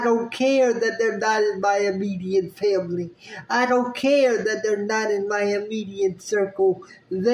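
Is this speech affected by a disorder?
Yes: spastic cerebral palsy.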